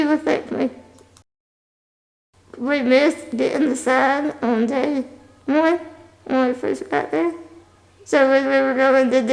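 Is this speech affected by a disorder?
Yes: spinal muscular atrophy type 2.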